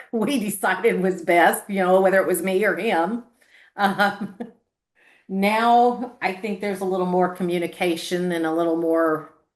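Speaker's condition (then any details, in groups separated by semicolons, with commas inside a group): No condition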